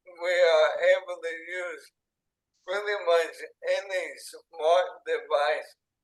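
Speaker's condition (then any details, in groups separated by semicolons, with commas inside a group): ALS; onset in hands and arms, tracheostomy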